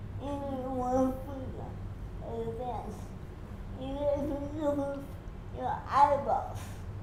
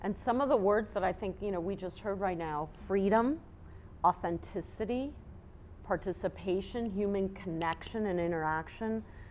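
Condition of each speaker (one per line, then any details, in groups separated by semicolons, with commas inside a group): Cerebral palsy
No condition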